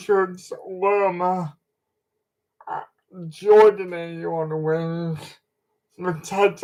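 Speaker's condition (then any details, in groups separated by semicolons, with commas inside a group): Cerebral palsy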